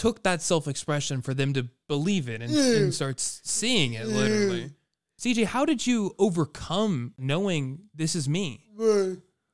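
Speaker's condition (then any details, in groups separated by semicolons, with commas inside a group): No condition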